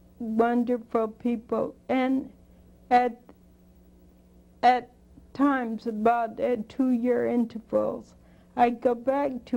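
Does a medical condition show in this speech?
Yes: spinocerebellar degeneration.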